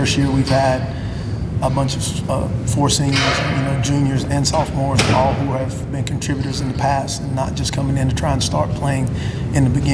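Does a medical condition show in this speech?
No.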